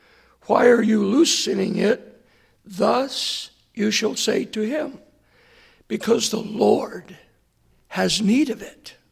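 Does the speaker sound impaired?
Yes: hoarseness after vocal cord surgery; post-operative check on Monday good, vocal cords look straight, hoarseness remains.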